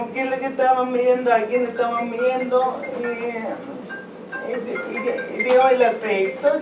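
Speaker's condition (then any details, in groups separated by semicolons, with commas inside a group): Cerebral palsy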